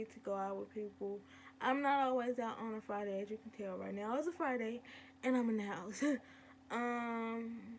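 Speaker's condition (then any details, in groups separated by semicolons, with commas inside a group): Cerebral palsy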